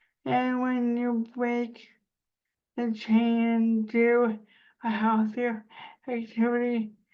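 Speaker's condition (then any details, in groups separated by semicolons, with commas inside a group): Cerebral palsy; spasticity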